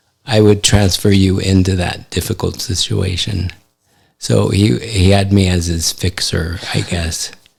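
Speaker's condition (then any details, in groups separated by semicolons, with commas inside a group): ALS; affects hand function; recently diagnosed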